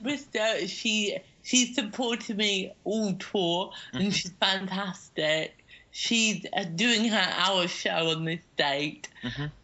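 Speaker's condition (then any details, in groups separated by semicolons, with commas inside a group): Cerebral palsy; cerebral palsy since childhood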